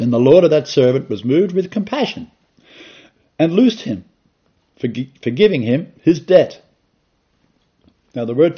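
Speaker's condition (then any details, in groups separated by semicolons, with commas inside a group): No condition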